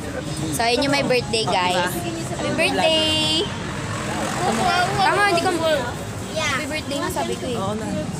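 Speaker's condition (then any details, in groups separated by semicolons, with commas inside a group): No condition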